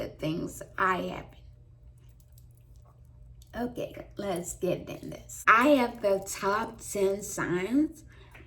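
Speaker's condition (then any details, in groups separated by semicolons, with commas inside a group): Traumatic brain injury; could not push out sound, ongoing speech muscle strengthening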